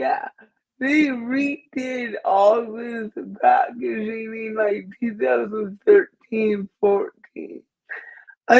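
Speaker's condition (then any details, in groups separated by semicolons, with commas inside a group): Cerebral palsy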